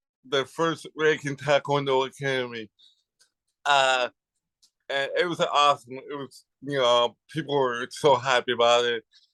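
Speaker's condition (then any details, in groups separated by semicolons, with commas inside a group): Cerebral palsy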